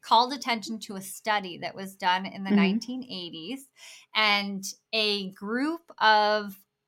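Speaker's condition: Bilateral cleft lip and palate; congenital

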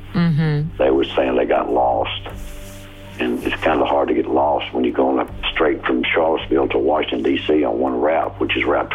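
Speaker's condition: No condition

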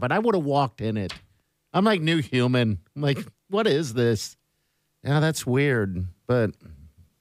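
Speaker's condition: No condition

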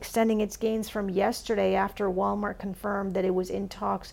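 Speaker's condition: No condition

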